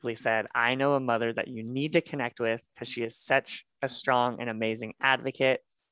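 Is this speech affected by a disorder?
Yes: cleft palate and lip; congenital cleft lip and palate, seven surgeries before age 7, hip bone grafted into mouth.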